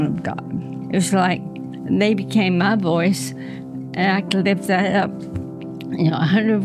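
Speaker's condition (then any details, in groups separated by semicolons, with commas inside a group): ALS; voice problems, cannot sing, lacks energy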